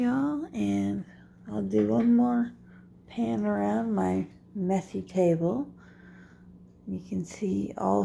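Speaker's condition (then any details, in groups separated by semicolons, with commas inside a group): Dystonia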